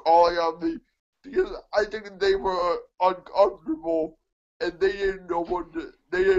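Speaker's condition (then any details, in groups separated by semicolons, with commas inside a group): Cerebral palsy; mixed quadriplegia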